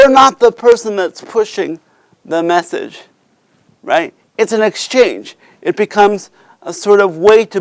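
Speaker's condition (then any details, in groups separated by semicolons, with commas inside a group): Cerebral palsy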